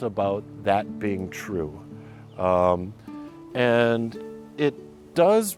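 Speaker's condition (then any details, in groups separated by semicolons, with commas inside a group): No condition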